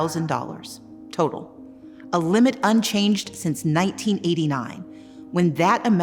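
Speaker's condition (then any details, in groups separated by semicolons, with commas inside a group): No condition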